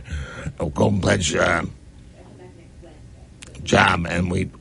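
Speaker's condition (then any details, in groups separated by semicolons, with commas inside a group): Head and neck cancer; recent PET scan found no more cancer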